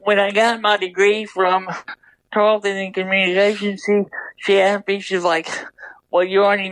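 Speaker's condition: Double hemiplegia cerebral palsy

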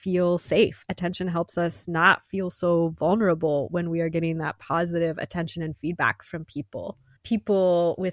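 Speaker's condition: No condition

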